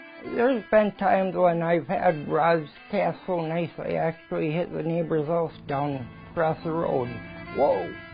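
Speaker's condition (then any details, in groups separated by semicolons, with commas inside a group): Ataxia; balance problem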